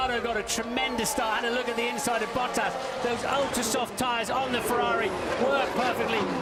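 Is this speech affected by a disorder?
No.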